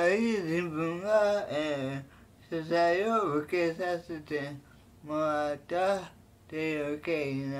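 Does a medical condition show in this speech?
Yes: cerebral palsy; severe, uses a wheelchair.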